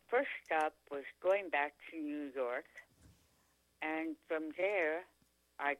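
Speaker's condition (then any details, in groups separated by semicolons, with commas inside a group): Tongue cancer; now speaks pretty clearly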